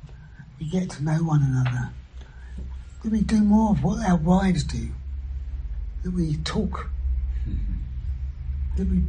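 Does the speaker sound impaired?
Yes: throat cancer surgery, vocal injections; cancerous neck tumour, operations at Guy's, radiotherapy, one vocal cord half paralysed, deaf one ear, BAHA hearing aid; years after treatment, three vocal cord injections, swallow disorder, chokes on food; whispered after surgery, two or three words per breath, injections now allow full sentences.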